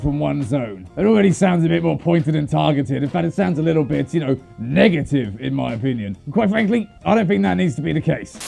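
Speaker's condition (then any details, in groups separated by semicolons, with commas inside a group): No condition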